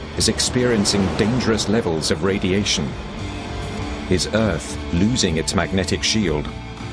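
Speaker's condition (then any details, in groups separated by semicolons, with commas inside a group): No condition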